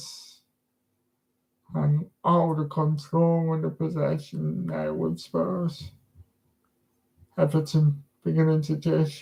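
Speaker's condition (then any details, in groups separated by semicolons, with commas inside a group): Cerebral palsy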